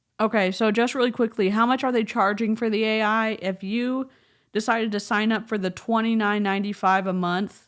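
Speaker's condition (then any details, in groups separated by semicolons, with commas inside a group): No condition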